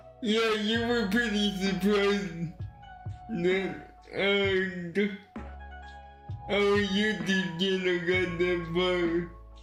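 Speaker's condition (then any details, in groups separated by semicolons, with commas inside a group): Cerebral palsy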